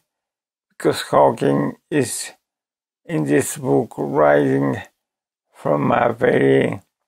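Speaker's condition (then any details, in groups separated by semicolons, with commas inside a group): ALS; voice severely damaged, hard to understand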